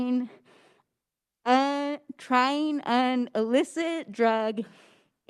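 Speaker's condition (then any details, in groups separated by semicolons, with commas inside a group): Cerebral palsy; likely stroke at premature birth, spasticity, general tightness; treated with cannabis for symptoms, medication worn off; stutters, clearer when medicated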